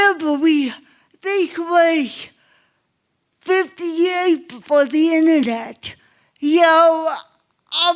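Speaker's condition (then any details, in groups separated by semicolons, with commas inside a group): Cerebral palsy; obvious speech impairment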